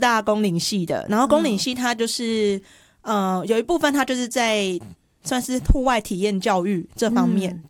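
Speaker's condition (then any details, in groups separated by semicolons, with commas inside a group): Hearing impairment; uses hearing aids, removed for water activities, cannot hear well without them; language expression rated very good by host, self-reported as sometimes slightly unclear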